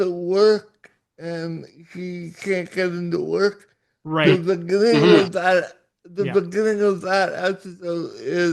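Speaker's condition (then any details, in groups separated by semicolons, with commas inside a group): Cerebral palsy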